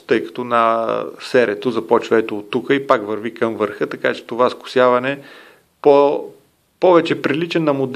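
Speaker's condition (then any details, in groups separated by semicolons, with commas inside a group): No condition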